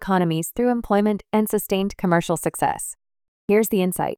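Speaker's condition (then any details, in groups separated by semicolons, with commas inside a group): No condition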